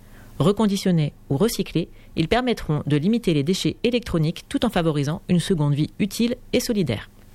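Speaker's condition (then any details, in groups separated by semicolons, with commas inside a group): No condition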